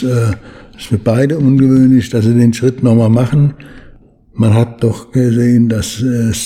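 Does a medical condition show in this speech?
Yes: Parkinson's disease; limits daily routine.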